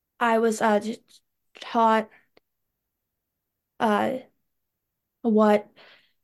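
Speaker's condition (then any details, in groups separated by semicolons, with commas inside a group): Stuttering; childhood onset, father and brother stutter, coexisting hearing loss unrelated to stuttering, speech therapy from kindergarten; blocks often silent, mistaken for technical problems on video calls, keeps camera on; prolonged sounds, blocks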